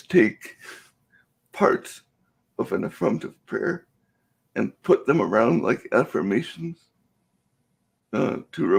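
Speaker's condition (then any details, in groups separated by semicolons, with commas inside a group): Cerebral palsy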